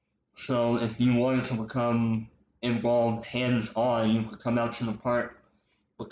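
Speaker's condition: Cleft lip and palate; congenital

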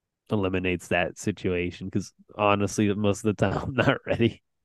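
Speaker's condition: No condition

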